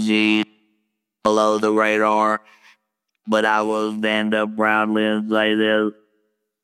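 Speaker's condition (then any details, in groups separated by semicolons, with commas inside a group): Laryngectomy, total laryngectomy with electrolarynx; no current signs of cancer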